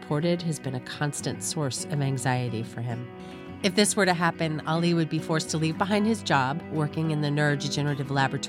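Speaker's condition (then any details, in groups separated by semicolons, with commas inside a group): No condition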